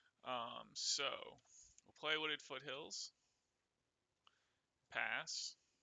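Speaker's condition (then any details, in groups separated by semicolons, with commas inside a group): No condition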